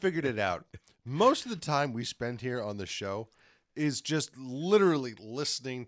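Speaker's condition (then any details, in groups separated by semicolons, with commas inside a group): No condition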